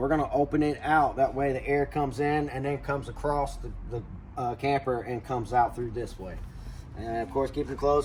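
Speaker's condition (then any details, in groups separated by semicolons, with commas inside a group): No condition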